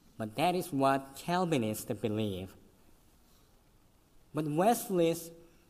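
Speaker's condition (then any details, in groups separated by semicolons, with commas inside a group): Cleft lip and palate; congenital, severe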